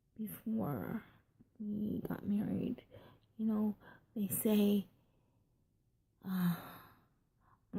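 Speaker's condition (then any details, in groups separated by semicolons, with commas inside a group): Cerebral palsy, triplegia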